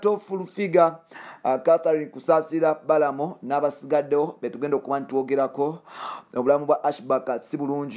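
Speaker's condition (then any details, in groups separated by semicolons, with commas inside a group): No condition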